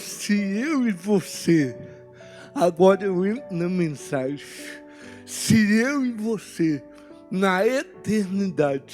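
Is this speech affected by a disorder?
Yes: cerebral palsy; no speech as child.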